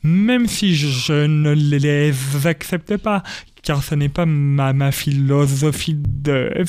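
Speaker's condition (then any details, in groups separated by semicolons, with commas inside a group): Stuttering; stuttering since early childhood at school, speech therapy helped, told elimination almost impossible; age 28, lives with stuttering and accepts it; stuttering persists, described by him as an accent; prolonged sounds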